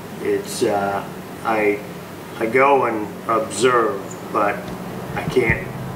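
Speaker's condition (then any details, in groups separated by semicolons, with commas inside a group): ALS; legs affected; major leg weakness, stem cell therapy, physical therapy, nerve injections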